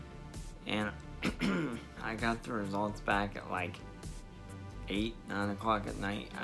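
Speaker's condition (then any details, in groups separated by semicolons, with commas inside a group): Spastic diplegia cerebral palsy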